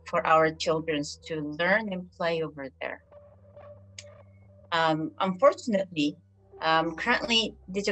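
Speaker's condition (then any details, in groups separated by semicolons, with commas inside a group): No condition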